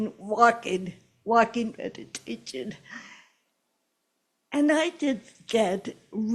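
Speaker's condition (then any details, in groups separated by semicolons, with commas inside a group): Cerebral palsy; since birth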